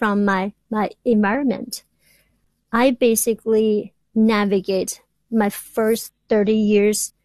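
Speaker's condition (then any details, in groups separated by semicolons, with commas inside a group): Stuttering; childhood stutter in China, concealed first 30 years, speech therapy with Dr. Merson at local hospital; still stutters after speech therapy; blocks, once two-minute total block in grad class presentation, could not get word out; repeated words, prolonged sounds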